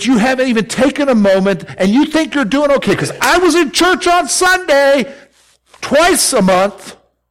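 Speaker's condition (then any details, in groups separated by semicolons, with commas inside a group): No condition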